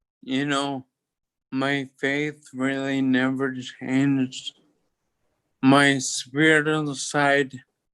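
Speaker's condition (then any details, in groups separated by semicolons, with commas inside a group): Toxic leukoencephalopathy, locked-in syndrome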